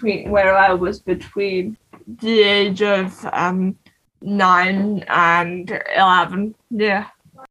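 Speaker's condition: Cerebral palsy; non-progressive, needs change over time; uses wheelchair and crutches to move around

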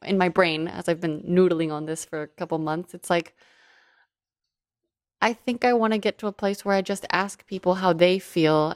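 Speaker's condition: No condition

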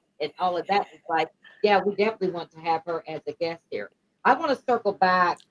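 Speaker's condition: No condition

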